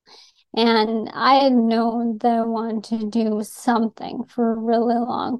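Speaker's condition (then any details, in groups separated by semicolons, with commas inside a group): ALS; atypical young woman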